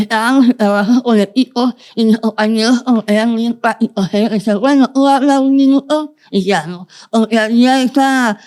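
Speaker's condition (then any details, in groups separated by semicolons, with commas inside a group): Moebius syndrome, congenital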